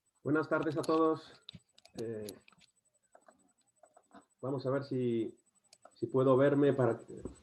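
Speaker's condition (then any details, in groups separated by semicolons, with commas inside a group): No condition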